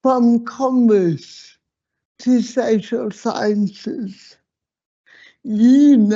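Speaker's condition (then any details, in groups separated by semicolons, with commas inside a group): Slurred speech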